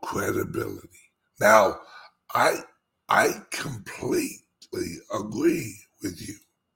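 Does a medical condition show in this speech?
Yes: speech impediment; slight speech impediment; raspy voice attributed to talking so much; says barely able to talk, calls self horrible singer.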